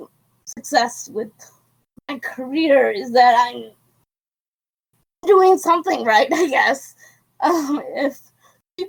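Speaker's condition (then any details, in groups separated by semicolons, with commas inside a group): Cerebral palsy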